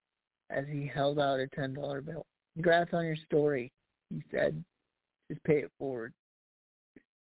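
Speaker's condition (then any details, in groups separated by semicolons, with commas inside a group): Cerebral palsy; voice improved over last year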